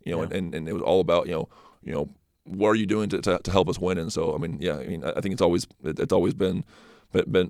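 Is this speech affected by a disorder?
Yes: stutter; stutter first noticed in high school, not as a child, magnified speaking Spanish as a missionary; has seen speech therapists, helped a little, uses detailed preparation to reduce stuttering; stutters off the cuff, trips over words, can't get a word out, less when prepared and confident; here repeated sounds, repeated words.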